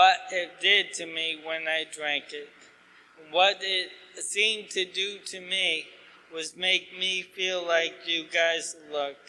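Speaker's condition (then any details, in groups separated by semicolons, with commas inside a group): ALS; asked to talk slower, clearer, losing voice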